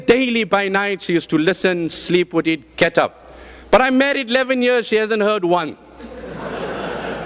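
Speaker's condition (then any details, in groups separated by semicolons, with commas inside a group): No condition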